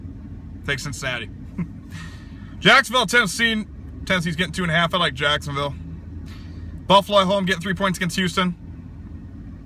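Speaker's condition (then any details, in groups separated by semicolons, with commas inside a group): No condition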